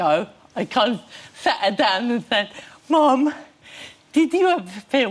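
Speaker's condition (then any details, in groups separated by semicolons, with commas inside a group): Cerebral palsy; since childhood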